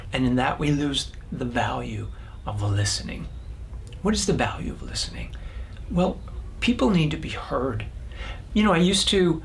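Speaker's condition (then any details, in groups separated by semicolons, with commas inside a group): No condition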